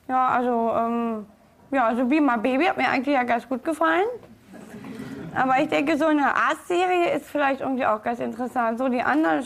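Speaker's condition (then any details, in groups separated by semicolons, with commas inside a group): Down syndrome; food refusal in childhood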